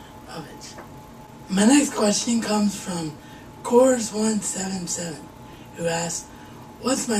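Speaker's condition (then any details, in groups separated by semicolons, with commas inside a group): Cerebral palsy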